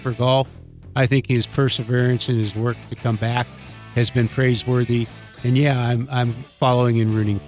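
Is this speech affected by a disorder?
No.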